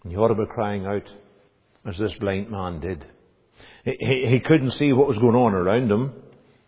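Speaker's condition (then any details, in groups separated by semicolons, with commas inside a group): No condition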